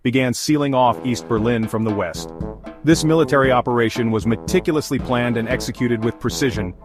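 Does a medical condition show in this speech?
No.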